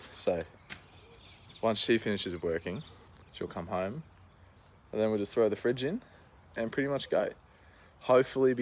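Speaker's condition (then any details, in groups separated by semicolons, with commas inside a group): No condition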